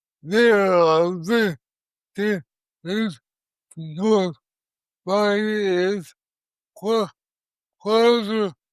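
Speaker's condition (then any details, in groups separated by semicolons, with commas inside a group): Cerebral palsy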